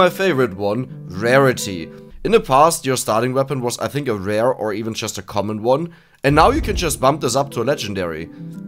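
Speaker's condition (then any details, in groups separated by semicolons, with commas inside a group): No condition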